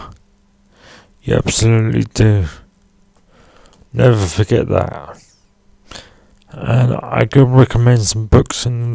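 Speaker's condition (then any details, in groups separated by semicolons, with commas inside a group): Cerebral palsy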